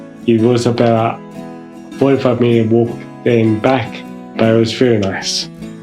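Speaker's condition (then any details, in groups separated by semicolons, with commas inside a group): Mild cerebral palsy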